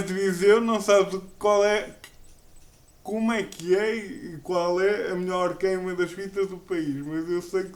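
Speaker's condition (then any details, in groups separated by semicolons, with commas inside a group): Cerebral palsy; uses a wheelchair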